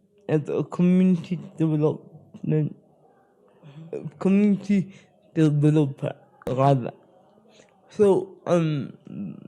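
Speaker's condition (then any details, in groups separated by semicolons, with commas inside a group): Spastic cerebral palsy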